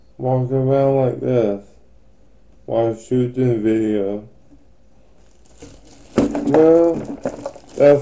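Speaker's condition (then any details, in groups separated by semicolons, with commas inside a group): Ataxic cerebral palsy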